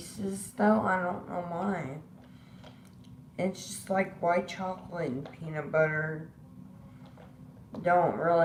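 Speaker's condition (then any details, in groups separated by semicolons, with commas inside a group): Disability causing slurred speech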